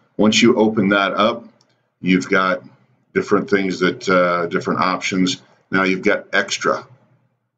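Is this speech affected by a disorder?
No.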